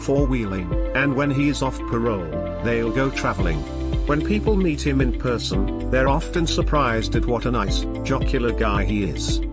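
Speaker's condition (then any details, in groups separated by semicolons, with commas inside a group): No condition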